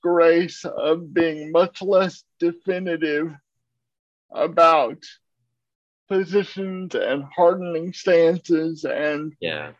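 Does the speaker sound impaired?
Yes: cerebral palsy; uses a wheelchair, moves at a slow pace.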